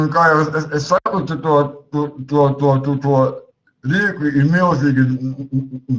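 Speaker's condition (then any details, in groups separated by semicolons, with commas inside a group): Cerebral palsy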